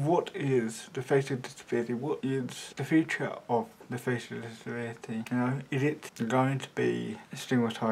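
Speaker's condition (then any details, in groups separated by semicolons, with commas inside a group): Cerebral palsy, mild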